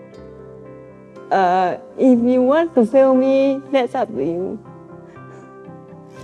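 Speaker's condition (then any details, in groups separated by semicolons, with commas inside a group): Cerebral palsy; swallowing very hard in past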